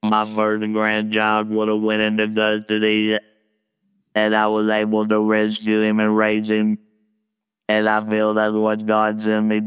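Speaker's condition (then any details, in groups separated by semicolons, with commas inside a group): Laryngectomy; no current signs of cancer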